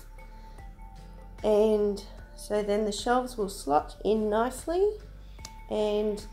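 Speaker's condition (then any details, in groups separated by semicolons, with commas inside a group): No condition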